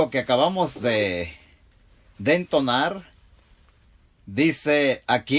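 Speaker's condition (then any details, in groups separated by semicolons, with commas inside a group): No condition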